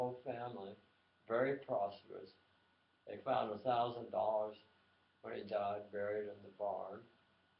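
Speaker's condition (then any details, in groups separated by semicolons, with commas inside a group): Tongue cancer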